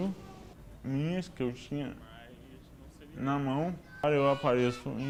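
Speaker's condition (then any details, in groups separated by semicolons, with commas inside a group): Cerebral palsy; affects motor coordination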